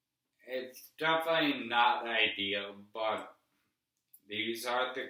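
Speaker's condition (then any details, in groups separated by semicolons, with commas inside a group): Brain injury; affects how he talks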